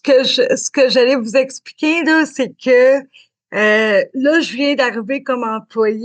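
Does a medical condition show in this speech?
Yes: cerebral palsy; spastic diplegic, from birth, many operations, walks with crutches; learning to speak was challenging.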